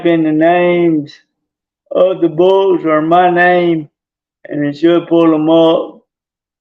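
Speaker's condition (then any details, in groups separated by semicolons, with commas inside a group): Traumatic brain injury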